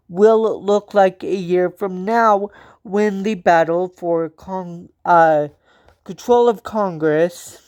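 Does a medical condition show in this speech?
Yes: cerebral palsy.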